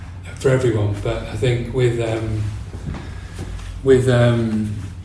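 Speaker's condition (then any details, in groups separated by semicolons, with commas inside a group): Parkinson's disease; symptoms worse when inactive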